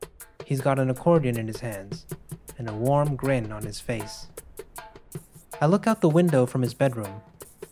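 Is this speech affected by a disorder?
No.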